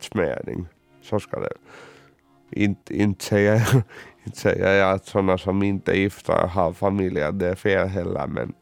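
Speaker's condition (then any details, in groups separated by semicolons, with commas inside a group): Cerebral palsy; uses wheelchair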